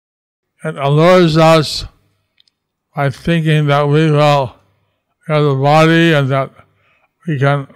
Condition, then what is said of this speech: Stroke. And I don't know if you can understand what I say.